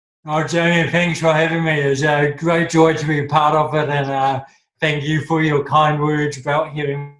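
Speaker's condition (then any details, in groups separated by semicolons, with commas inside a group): Cerebral palsy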